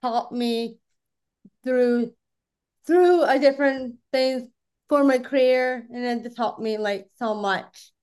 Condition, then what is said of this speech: Down syndrome. Having Down syndrome is may be a little hard to hear, but you know just be in a quiet room